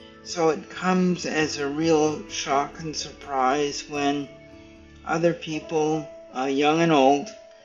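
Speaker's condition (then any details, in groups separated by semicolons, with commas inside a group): Cerebral palsy; stiff muscles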